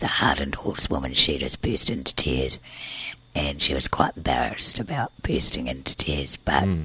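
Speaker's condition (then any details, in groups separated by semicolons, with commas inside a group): Tracheostomy and scarred vocal cord, laryngeal cysts, surgical vocal cord scarring; congenital laryngeal cysts, tracheostomy 3 weeks to 15, reinserted 18, cyst surgery 20 Green Lane Hospital; breathes through tracheostomy tube, airway very narrow from surgery, one vocal cord scarred; voice sounds different, presses on tracheostomy tube, later surgery left voiceless eight months, used voice machine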